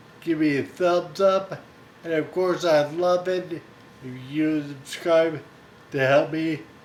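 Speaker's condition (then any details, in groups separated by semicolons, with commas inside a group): Friedreich's ataxia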